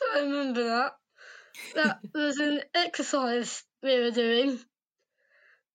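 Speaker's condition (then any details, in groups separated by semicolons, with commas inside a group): Down syndrome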